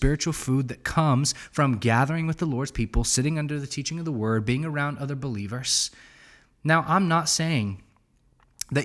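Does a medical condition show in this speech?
No.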